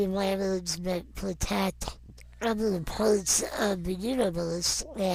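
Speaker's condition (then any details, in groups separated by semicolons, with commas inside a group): Non-progressive muscular dystrophy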